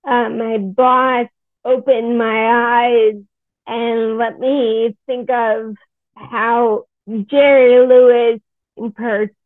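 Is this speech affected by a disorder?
Yes: Friedreich's ataxia; rare genetic progressive neuromuscular disease, onset age 17, wheelchair user, also multiple sclerosis for 9 years; speech and swallowing issues, unclear whether from Friedreich's ataxia or multiple sclerosis.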